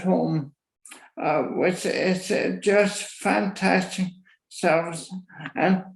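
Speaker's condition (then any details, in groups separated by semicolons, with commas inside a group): Motor neuron disease; uses breathing machine, physiotherapy for breathing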